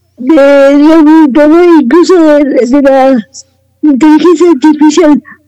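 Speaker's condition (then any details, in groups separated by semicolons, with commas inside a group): Cerebral palsy; wheelchair user, some leg movement, more mobility as child, never walked with canes, needs assistance; voice and way of speaking affected by cerebral palsy, per host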